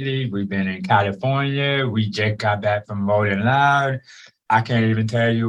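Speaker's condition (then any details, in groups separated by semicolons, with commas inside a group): Born deaf; congenital deafness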